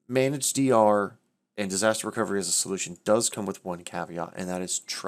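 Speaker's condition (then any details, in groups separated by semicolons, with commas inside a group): No condition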